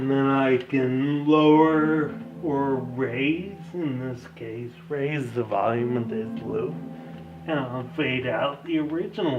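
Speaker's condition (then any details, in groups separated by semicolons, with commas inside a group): Ataxia; slight slurring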